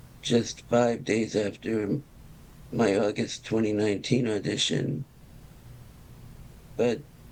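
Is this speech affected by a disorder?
Yes: Parkinson's disease; early-onset form.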